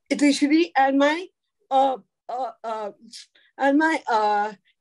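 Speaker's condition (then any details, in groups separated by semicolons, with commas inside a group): Cerebral palsy; floppy limbs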